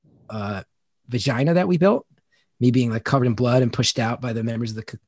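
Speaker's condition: No condition

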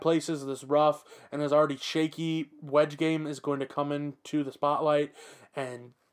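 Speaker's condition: No condition

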